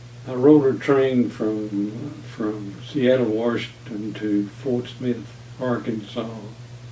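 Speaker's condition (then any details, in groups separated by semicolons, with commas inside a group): Parkinson's disease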